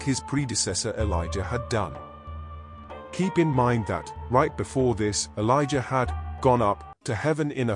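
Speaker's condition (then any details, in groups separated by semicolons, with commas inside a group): No condition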